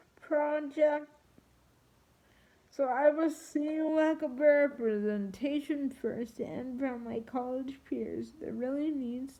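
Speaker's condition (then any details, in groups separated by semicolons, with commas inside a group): Triplegic cerebral palsy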